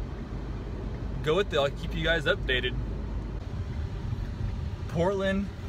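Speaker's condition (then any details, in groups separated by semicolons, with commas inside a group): No condition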